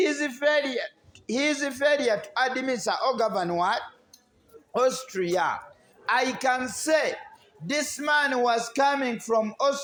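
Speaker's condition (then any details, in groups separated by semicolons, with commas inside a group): No condition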